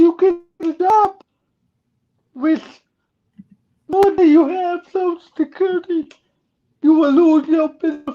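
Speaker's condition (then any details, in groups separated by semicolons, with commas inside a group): Cerebral palsy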